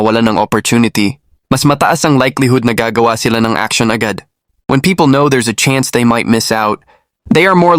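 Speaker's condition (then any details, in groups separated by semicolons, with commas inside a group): No condition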